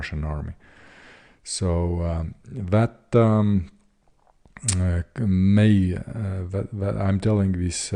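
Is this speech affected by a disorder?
No.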